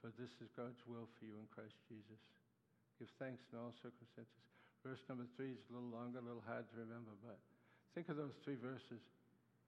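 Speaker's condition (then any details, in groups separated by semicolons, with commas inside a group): Parkinson's disease; in therapy sessions working on walking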